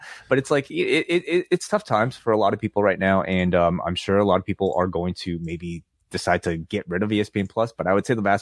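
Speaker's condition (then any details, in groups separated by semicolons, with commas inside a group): No condition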